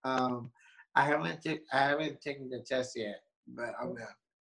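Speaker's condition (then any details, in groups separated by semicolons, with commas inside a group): Down syndrome; born with Down syndrome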